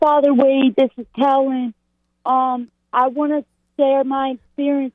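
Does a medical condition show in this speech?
Yes: cerebral palsy, mild; slight, affecting leg, since birth, born six months premature, birth weight 3 pounds 5 ounces.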